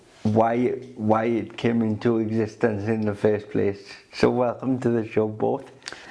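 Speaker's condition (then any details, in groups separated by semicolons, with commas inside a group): Cerebral palsy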